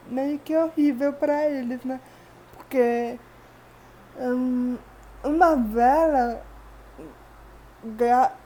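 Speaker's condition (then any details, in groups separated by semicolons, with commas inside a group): Cerebral palsy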